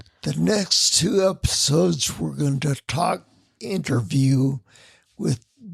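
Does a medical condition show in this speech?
Yes: spinocerebellar ataxia.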